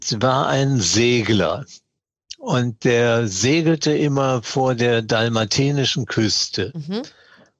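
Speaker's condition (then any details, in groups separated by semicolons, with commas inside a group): Parkinson's disease; diagnosed at age 75, years of trembling before diagnosis, once put down to stage fright; milder course than severe cases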